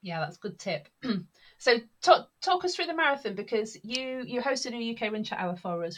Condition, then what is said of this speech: No condition.